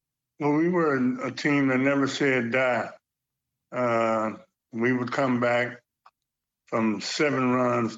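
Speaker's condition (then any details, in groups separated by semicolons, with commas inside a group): Parkinson's; Parkinson's disease for quite a while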